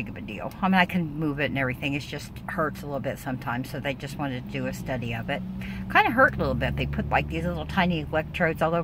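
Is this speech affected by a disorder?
No.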